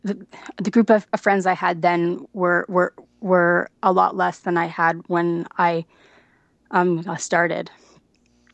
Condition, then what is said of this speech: Stuttering. So for me, being in therapy and having skills and feel like I can completely control the way that I'm talking, to me that feels more natural now than just talking and stuttering.